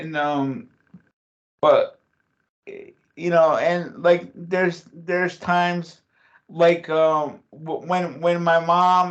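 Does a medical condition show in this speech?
Yes: cerebral palsy; since childhood.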